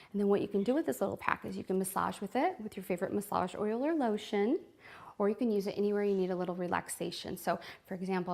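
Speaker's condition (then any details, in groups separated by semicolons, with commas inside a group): No condition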